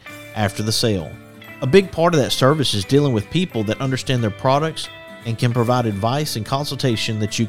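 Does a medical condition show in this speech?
No.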